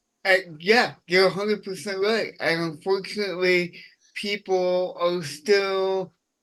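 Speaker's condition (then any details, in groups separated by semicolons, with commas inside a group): Cerebral palsy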